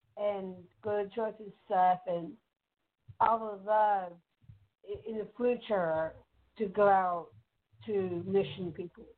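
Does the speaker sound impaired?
Yes: Down syndrome; from birth; young woman.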